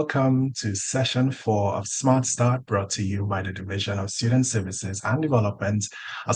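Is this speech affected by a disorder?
No.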